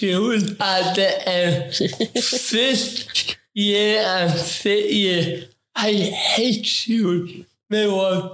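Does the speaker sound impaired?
Yes: ataxic cerebral palsy; affects coordination, movement, posture and balance; affects talking, taken very slow, talks word for word.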